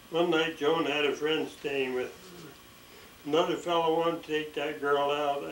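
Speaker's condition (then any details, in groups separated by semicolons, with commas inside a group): ALS; expects swallowing and breathing trouble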